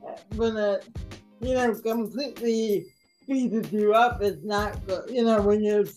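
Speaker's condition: Cerebral palsy, mild; mild speech impediment, sometimes hard to understand, mistaken for intoxicated, conscientious about clear diction

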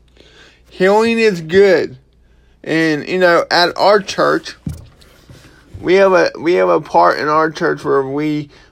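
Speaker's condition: Cerebral palsy; expected to last for life

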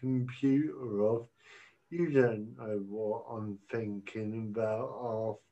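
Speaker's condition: Cerebral palsy; speech sounds unusual

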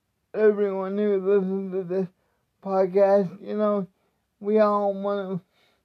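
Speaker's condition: Cerebral palsy; speech not affected by disability

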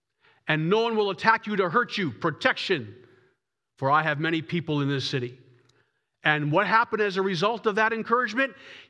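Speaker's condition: No condition

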